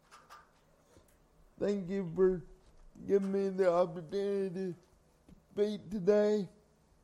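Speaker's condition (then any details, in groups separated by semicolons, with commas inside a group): Cerebral palsy; from birth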